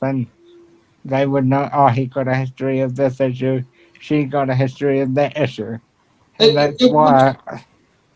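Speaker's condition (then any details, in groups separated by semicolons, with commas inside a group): Cerebral palsy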